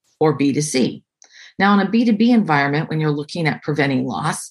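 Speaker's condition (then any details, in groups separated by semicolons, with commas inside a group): No condition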